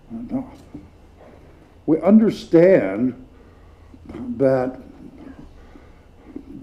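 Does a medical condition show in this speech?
No.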